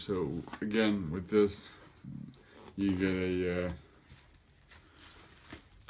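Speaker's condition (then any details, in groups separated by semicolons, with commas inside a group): Cerebral palsy; affects gait and walking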